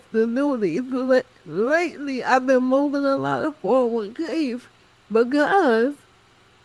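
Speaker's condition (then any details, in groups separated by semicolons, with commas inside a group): Cerebral palsy; speech affected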